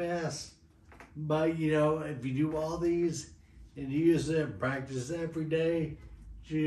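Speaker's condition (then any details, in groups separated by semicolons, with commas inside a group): Friedreich's ataxia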